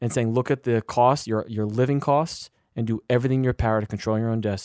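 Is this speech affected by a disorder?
No.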